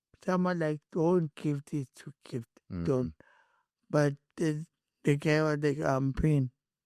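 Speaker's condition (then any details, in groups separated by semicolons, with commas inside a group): Cerebral palsy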